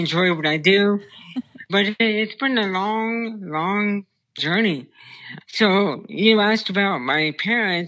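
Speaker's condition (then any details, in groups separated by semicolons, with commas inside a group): Brain stem tumor; childhood onset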